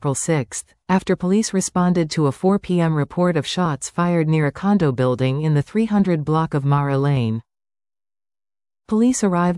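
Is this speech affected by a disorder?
No.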